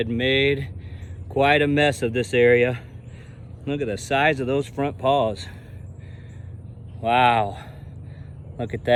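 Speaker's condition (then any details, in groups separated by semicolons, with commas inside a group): No condition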